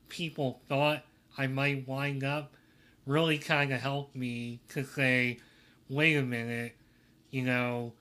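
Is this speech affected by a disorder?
Yes: cleft lip and palate.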